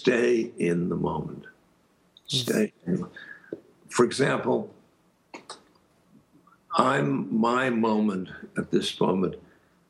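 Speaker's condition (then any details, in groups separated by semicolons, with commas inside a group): Aphasia; speech stops, and things like that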